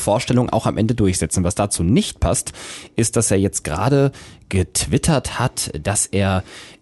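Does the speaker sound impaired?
No.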